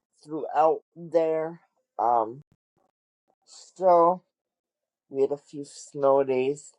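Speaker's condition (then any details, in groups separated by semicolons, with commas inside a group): Cerebral palsy; wheelchair user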